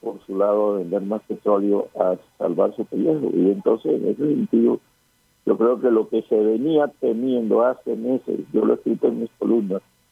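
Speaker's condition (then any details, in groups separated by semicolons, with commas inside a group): No condition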